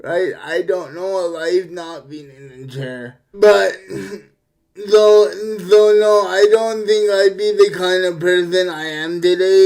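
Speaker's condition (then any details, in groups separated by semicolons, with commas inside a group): Cerebral palsy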